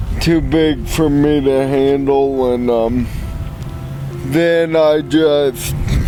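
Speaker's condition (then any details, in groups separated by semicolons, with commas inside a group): Cerebral palsy; brain damage, mainly core down, spasticity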